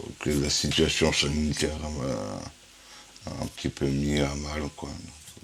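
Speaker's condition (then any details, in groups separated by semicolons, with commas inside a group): Huntington's disease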